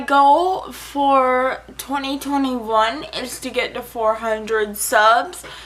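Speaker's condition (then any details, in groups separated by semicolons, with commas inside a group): Cerebral palsy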